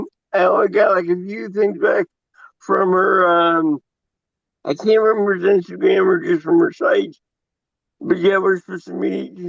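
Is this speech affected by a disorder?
Yes: cerebral palsy.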